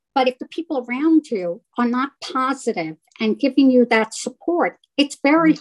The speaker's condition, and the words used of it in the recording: Deafness. Well, you speak so well, and you're such a bright person.